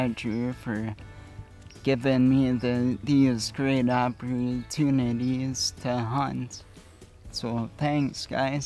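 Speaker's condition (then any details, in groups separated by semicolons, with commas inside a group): Cerebral spinal ataxia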